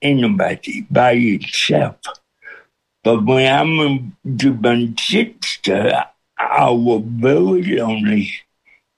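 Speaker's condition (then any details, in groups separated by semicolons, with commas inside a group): Cerebral palsy with speech impediment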